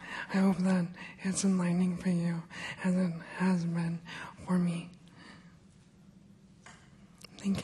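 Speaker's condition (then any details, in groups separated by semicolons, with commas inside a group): ALS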